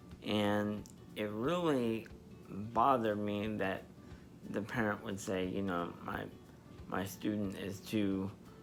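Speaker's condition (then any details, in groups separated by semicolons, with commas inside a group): Spastic diplegia cerebral palsy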